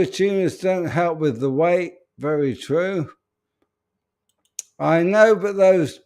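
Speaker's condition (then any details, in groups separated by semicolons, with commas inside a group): ALS; speech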